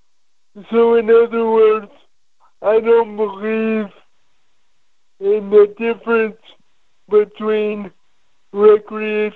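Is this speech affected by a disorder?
Yes: cerebral palsy; from birth, neuromuscular deficits affecting all daily activities, brain functions normally, past back surgery, opioids for pain; muscles very stiff especially when nervous, words repeated and clarified by relay operator.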